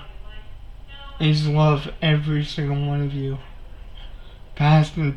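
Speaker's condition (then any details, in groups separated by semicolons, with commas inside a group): Cerebral palsy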